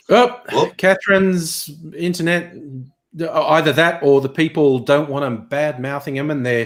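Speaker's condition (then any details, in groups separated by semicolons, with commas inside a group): No condition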